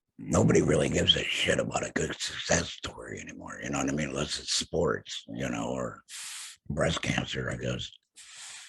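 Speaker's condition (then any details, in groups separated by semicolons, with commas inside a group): Laryngectomy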